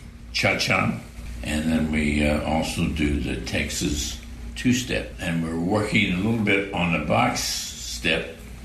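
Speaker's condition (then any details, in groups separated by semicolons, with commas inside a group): Parkinson's; tires easily, difficulty doing wanted activities, dancing hard, sings in Parkinson's choir; gets tired easily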